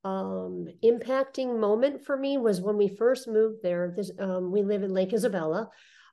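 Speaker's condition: Cleft lip and palate; surgeries from birth to age 5 including ears

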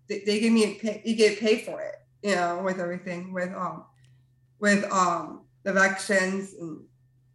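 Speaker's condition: Down syndrome

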